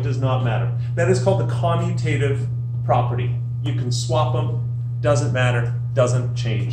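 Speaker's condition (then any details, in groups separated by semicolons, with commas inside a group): No condition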